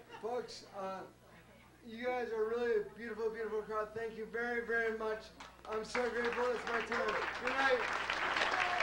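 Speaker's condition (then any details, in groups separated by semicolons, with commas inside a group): Brain injury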